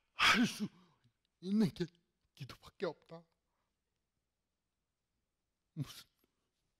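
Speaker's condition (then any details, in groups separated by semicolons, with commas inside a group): Cerebral palsy; fairly severe in childhood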